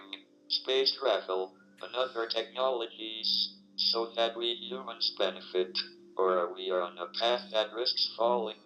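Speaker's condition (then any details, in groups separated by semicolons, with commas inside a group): ALS, speech-generating device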